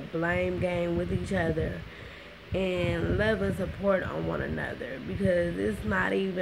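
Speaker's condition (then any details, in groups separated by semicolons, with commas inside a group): Cerebral palsy, spastic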